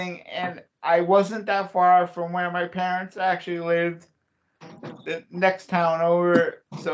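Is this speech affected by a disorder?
Yes: cerebral palsy; since childhood.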